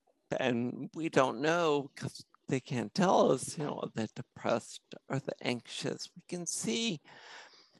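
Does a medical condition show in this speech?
Yes: spinocerebellar ataxia; genetic cause, puzzled doctors for almost 40 years before diagnosis.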